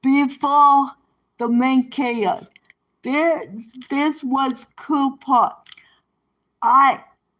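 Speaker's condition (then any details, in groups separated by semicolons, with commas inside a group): Cerebral palsy; present from birth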